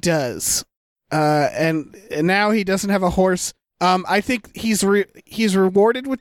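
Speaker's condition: No condition

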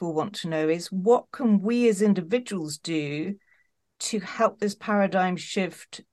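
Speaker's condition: No condition

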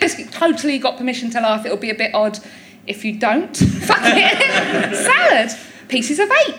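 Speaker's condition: Tourette's syndrome; tics since about age six, neurological, believed inherited, intensified in early 20s; tics much more noticeable than in childhood, frequent throughout conversation; rude tics including swearing, says worst thing, interjected words like hedgehog, geronimo

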